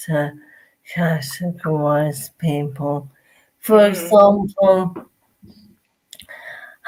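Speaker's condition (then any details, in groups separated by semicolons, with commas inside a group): Motor neurone disease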